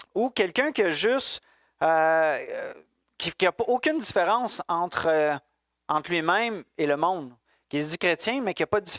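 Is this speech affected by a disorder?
No.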